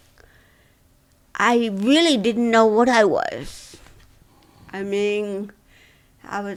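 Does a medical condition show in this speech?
Yes: dystonia.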